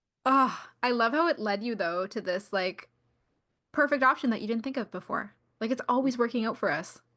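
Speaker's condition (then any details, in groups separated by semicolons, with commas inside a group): No condition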